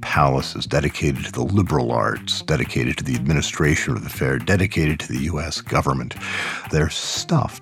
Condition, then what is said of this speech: None; typical speech.